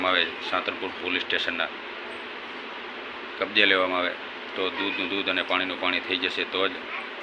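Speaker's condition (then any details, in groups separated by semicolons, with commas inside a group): No condition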